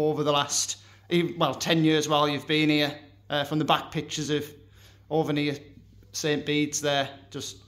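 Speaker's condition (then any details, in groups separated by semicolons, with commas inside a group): No condition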